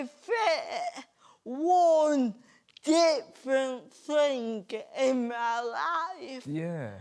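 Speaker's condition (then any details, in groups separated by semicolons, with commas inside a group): Cerebral palsy; birth asphyxia, 15 minutes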